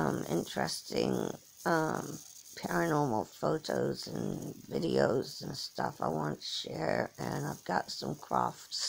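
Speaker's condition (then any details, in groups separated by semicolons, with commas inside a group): Cerebral palsy; from birth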